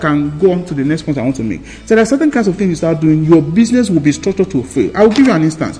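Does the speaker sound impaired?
No.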